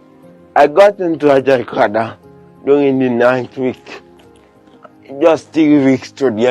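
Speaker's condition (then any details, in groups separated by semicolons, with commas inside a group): Cerebral palsy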